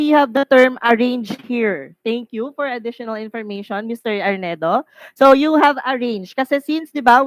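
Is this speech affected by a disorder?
No.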